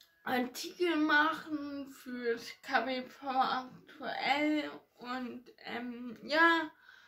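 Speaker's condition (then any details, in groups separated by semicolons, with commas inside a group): Ataxia; ataxia affecting hands and fingers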